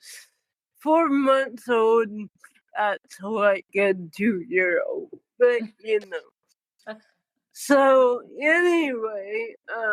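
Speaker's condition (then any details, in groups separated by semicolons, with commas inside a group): Cerebral palsy; from birth, oxygen loss at delivery, newborn seizures; about 35 years since birth, multiple medications; newborn couldn't cough or suck, tube fed, childhood speech therapy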